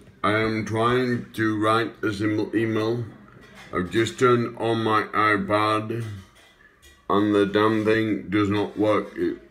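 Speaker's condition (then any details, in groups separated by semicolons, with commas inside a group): Acquired brain injury, ataxia; caused by head injury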